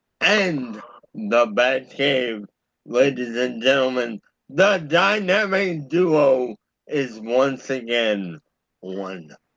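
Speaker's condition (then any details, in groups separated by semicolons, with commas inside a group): Cerebral palsy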